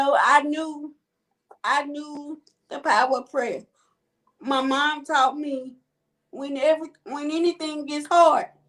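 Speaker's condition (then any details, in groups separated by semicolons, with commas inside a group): Cerebral palsy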